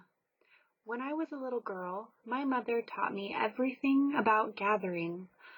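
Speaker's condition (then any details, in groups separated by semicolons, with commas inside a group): No condition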